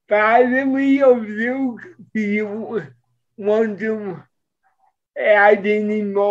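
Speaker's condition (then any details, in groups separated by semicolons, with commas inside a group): Cerebral palsy; present from birth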